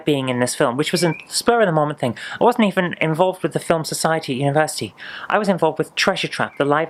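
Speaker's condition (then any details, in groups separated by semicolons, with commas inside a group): No condition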